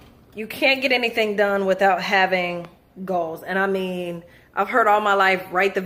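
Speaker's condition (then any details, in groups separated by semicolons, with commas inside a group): No condition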